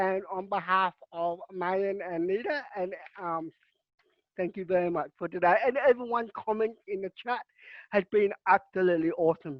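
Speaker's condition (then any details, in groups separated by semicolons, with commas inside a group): Cerebral palsy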